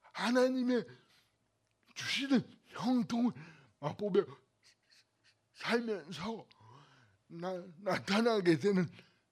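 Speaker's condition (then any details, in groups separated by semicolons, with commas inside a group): Cerebral palsy; worsening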